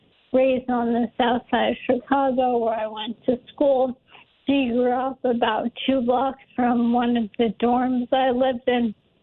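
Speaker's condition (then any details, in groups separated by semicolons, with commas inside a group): ALS; diagnosed a while back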